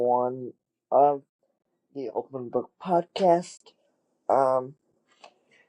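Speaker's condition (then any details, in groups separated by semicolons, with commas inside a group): Cerebral palsy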